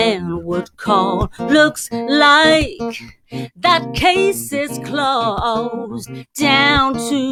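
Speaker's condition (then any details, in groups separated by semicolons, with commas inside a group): No condition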